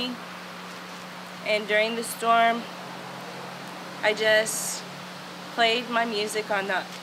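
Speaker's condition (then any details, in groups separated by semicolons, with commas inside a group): No condition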